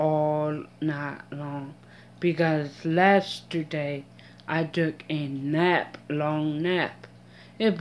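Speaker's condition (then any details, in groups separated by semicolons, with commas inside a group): Mild cerebral palsy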